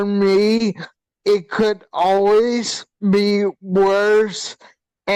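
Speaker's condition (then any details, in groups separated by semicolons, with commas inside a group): Hydrocephalus with shunt failure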